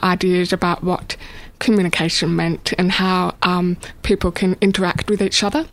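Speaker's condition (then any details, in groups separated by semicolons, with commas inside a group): Deafness, born deaf; probably congenital deafness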